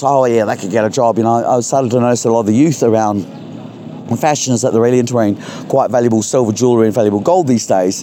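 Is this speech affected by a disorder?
No.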